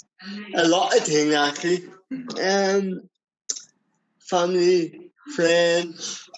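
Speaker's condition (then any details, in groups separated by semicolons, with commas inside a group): Cerebral palsy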